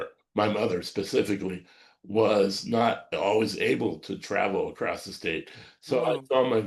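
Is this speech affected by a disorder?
Yes: cerebral palsy.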